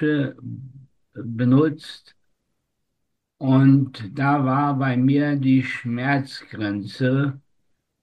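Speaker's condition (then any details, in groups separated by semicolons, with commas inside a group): Spastic tetraparesis; considered incurable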